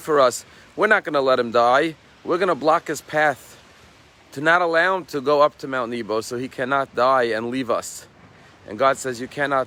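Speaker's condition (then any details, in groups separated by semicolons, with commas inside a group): No condition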